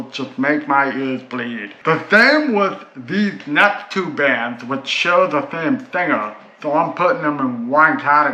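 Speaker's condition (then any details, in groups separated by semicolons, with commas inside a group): Cerebral palsy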